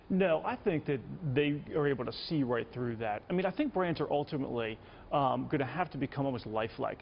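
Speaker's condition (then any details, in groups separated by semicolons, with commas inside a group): No condition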